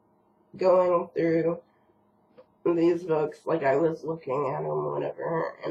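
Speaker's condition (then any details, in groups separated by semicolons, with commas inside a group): Cerebral palsy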